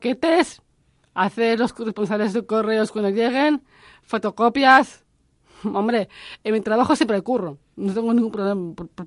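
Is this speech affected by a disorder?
Yes: Down syndrome; intellectual disability.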